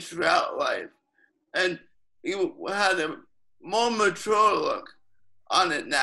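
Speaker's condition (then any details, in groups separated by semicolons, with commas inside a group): Cerebral palsy; lifelong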